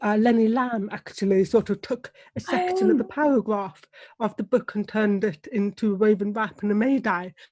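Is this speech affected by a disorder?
Yes: deafness; relies on lip reading.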